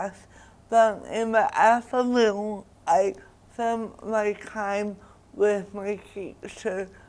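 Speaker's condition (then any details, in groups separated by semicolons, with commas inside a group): Cerebral palsy; diagnosed around age one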